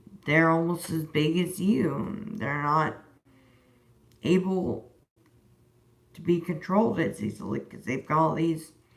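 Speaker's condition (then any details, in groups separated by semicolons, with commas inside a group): Disability causing slurred speech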